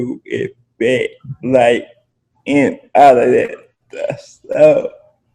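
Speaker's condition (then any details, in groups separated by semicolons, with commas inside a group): Spastic quadriplegic cerebral palsy; lives independently, much therapy in childhood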